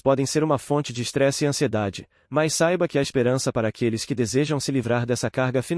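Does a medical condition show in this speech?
No.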